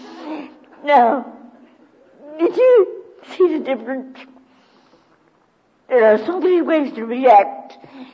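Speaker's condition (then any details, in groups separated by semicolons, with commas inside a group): Cerebral palsy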